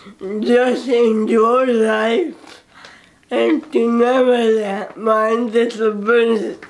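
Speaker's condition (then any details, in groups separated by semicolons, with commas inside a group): Cerebral palsy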